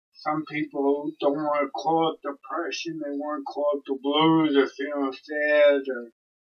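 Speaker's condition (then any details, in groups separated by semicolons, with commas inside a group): Cerebellar ataxia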